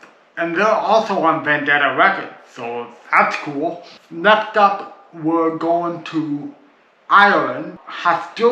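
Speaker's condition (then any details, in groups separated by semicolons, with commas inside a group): Cerebral palsy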